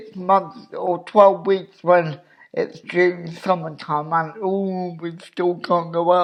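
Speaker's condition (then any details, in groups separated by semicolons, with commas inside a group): Cerebral palsy; wheelchair user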